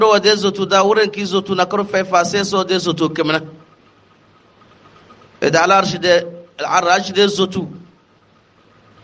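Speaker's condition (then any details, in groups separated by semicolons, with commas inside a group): No condition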